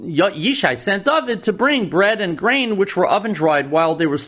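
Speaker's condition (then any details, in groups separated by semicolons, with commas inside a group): No condition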